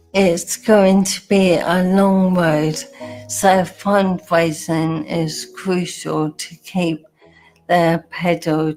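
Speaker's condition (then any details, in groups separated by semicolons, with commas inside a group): Motor neuron disease; bulbar onset, speech and swallowing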